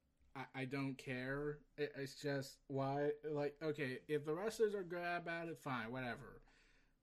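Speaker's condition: No condition

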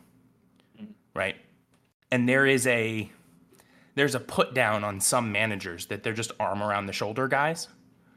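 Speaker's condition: No condition

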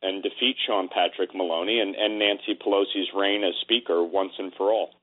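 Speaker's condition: No condition

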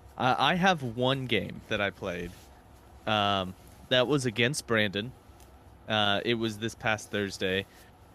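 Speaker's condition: No condition

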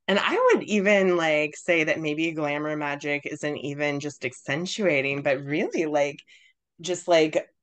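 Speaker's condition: No condition

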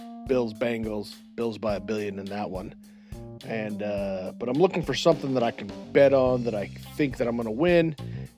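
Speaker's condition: No condition

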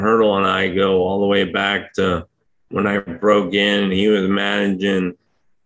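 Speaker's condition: ALS; hard to speak for long periods right now

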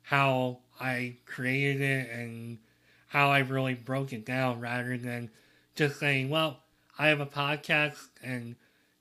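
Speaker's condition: Cleft lip and palate

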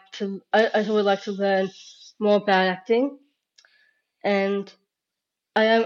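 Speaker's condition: Down syndrome

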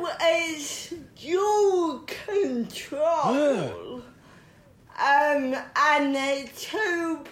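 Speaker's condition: Cerebral palsy

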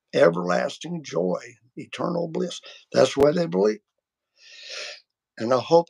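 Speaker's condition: Vocal cord surgery; multiple vocal cord surgeries

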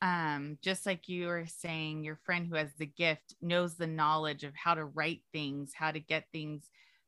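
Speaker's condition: No condition

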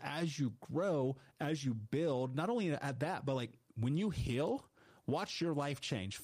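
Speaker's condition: No condition

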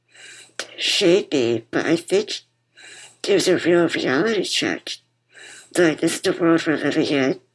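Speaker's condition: Muscular dystrophy; diagnosed as toddler, uses wheelchair; bipap machine audible throughout conversation

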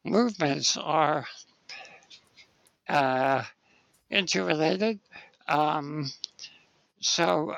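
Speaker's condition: Spinal muscular atrophy; lifelong wheelchair use

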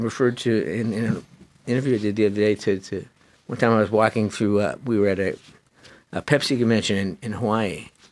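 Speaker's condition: Parkinson's disease; young onset

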